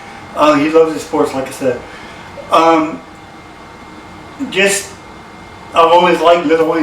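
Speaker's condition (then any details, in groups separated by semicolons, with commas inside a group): Cerebral palsy; from birth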